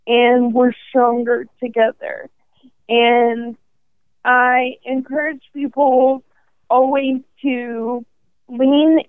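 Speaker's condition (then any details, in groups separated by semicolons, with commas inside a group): ALS; probable category ALS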